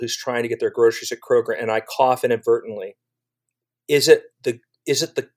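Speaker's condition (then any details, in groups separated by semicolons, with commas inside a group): No condition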